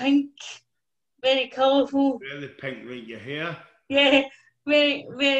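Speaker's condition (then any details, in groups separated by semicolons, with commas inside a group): Cerebral palsy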